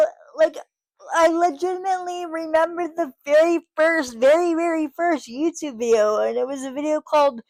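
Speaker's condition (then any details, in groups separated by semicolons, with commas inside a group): Cerebral palsy, spastic; from birth, muscle spasms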